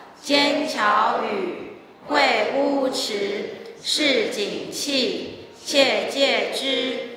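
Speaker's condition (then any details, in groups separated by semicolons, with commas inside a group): No condition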